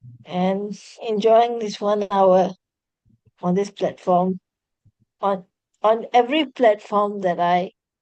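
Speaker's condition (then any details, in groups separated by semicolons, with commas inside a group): Cerebral palsy; spastic quadriplegia, neonatal brain oxygen loss, premature birth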